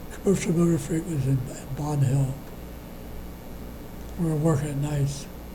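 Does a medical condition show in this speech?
Yes: Parkinson's disease.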